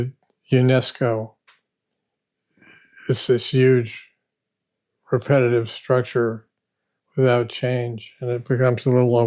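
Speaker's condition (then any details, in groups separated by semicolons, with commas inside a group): Parkinson's disease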